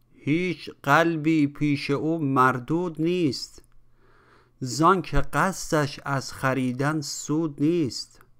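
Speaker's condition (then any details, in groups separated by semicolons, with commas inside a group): No condition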